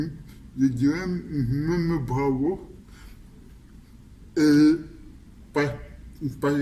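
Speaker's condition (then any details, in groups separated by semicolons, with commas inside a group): Cerebral palsy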